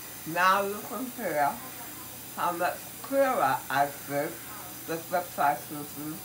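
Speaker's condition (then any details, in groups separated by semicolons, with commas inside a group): Speech after total glossectomy; with palatal speech prosthesis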